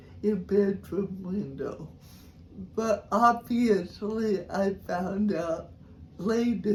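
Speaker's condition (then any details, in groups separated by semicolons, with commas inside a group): Cerebral palsy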